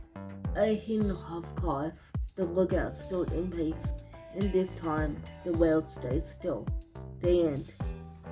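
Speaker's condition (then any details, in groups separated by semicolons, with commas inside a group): Cerebral palsy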